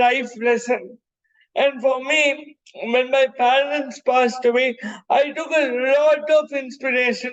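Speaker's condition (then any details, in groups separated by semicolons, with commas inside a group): Cerebral palsy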